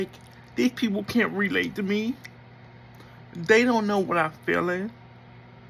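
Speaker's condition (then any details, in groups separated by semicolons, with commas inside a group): Cerebral palsy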